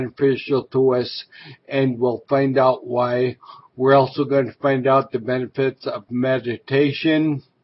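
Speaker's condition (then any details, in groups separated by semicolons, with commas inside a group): Ataxia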